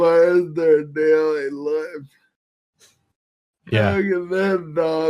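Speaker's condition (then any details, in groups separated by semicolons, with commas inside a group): Friedreich's ataxia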